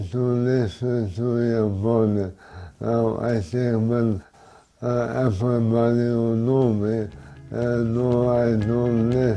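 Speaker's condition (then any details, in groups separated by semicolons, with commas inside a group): Motor neurone disease; bulbar onset, jaw and speech problems first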